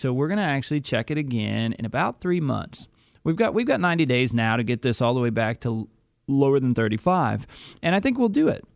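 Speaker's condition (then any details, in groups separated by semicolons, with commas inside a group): No condition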